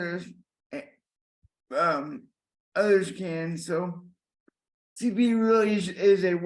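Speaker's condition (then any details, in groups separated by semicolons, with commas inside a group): Cerebral palsy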